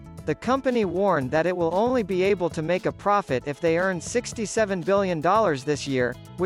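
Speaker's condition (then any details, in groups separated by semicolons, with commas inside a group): No condition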